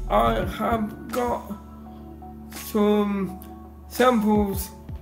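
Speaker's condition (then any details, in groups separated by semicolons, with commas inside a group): Cerebral palsy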